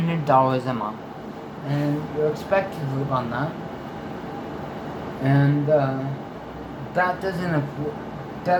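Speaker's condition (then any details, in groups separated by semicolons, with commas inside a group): Traumatic brain injury; one-month coma; after one-month coma; relearned talking after coma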